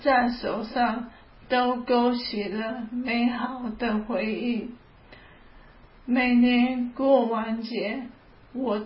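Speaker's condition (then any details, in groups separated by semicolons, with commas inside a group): ALS; onset about three years ago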